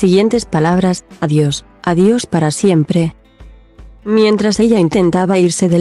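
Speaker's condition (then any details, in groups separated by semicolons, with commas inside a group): No condition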